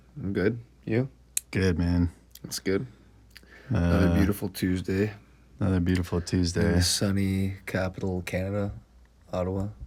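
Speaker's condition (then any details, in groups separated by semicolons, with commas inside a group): No condition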